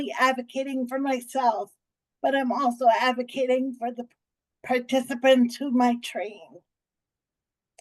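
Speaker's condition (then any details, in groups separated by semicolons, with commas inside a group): Cerebral palsy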